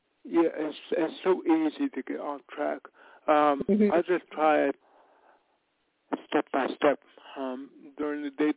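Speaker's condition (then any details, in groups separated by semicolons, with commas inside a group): Cerebral palsy; from birth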